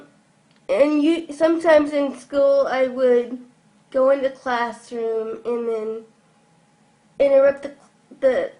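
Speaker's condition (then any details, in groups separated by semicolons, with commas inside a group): Cerebral palsy; from birth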